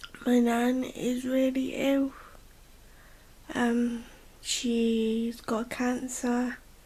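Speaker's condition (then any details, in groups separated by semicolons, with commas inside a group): Cerebral palsy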